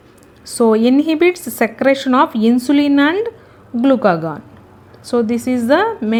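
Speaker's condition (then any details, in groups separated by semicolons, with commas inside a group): No condition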